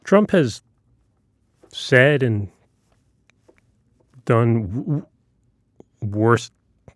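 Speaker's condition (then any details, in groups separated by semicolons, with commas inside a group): Stutter; neurological disorder; grew more comfortable talking in public; blocks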